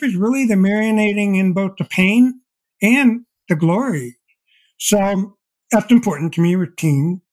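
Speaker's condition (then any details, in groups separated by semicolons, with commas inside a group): Deafblindness; progressive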